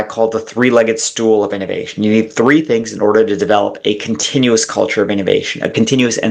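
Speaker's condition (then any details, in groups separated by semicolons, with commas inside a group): No condition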